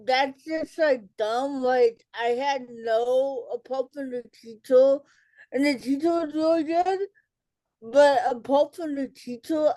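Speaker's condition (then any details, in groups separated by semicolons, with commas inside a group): Cerebral palsy; childhood speech delay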